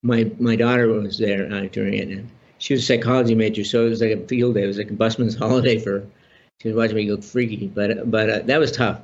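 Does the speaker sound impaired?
Yes: Parkinson's disease; diagnosed about 30 years ago, benign spinal tumor threatening paralysis, spinal surgery 2018, relearned walking, frequent falls, broken arm; walking problems, takes Parkinson's medication; cement face, immobile face, very flat voice, emotion not audible.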